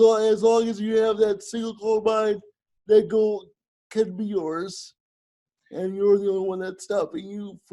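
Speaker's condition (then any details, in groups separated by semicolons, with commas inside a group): Cerebral palsy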